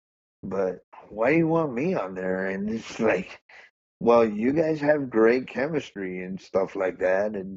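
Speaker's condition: Cerebral palsy; delayed crawling

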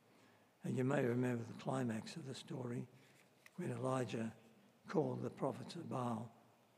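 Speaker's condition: Parkinson's disease; voice may crack

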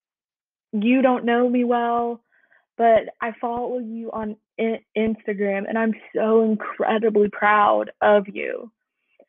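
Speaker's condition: Stuttering; stumbling on words, severity varies day to day, worse when crying, listeners stop noticing stutter; repeated sounds, prolonged sounds

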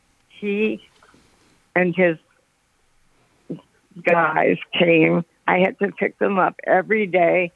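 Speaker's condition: Parkinson's; recent onset

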